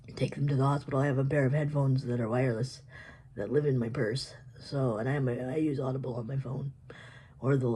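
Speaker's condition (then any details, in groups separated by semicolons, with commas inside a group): Cerebral palsy; predominantly physical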